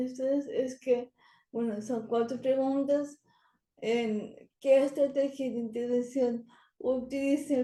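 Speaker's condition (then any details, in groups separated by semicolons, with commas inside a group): Cerebral palsy; speech not very good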